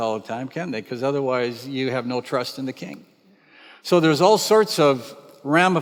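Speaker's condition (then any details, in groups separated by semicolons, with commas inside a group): No condition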